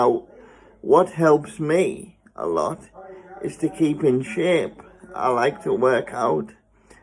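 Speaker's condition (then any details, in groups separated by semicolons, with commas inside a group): Spastic cerebral palsy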